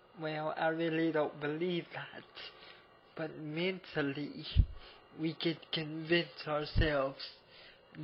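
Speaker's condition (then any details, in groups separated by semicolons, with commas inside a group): Cerebral palsy; abnormal voice, can barely talk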